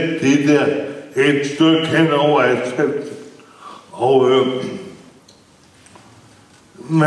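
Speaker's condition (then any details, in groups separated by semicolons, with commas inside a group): Brain injury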